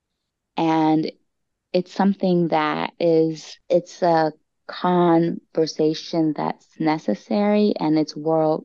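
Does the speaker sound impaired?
Yes: stuttering; discloses stutter at start of conversations; here prolonged sounds.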